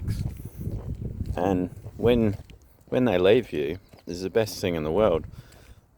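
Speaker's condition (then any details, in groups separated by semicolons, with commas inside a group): No condition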